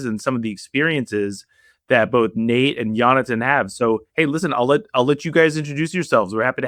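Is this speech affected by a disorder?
No.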